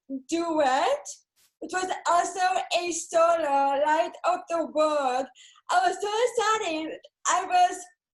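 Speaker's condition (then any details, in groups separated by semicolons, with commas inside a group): Cerebral palsy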